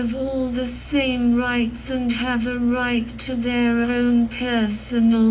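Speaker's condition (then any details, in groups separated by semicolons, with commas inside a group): Cerebral palsy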